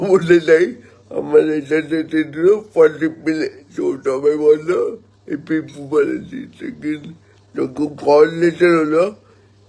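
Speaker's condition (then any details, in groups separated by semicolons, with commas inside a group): Cerebral palsy; present from birth, could not walk at six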